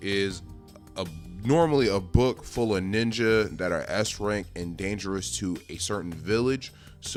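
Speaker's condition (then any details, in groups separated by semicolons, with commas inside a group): No condition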